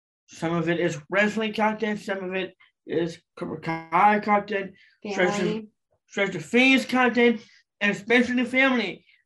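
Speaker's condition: Down syndrome; adult of 25

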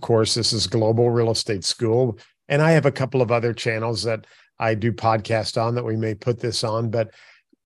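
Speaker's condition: No condition

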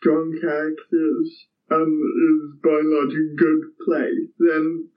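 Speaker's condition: Cerebral palsy; speech impairment

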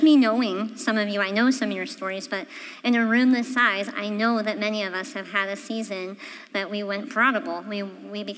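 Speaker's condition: Cleft palate; congenital

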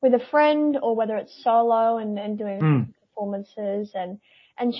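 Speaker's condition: Cleft palate; congenital cleft palate

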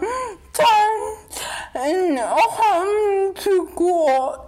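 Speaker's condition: Dystonia; wheelchair user

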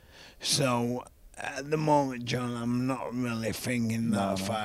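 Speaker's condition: ALS (motor neurone disease); really early stages, recently diagnosed, borderline tests, on medication, in drug trials, seen by professor McDermott

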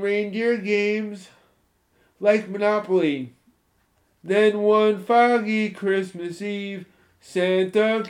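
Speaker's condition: Spastic cerebral palsy; moderate balance and coordination impact, stiff, tight, involuntary muscle movements, uses crutches

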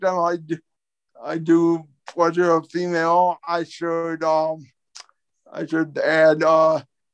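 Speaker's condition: Cerebral palsy; age 32

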